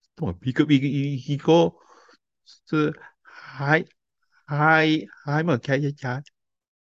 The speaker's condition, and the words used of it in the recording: Stuttering. I'm still a lot. I don't speak. I don't think I'm speaking fluently in public is